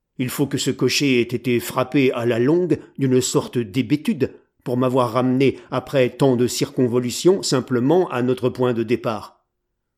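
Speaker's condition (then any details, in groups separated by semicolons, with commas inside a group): No condition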